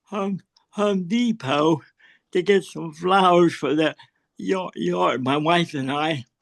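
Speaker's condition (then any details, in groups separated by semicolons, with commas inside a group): Cerebral palsy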